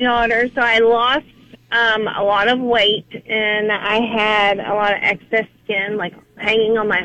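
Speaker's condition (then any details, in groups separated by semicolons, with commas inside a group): No condition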